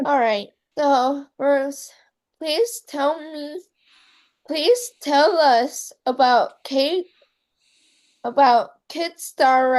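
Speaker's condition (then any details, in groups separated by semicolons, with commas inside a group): Cerebral palsy; affects muscles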